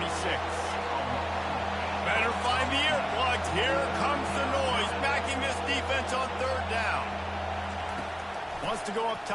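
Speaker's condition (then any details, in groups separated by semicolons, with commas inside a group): No condition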